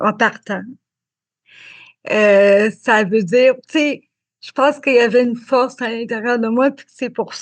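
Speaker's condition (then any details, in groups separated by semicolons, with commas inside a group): Cerebral palsy; learning to speak was challenging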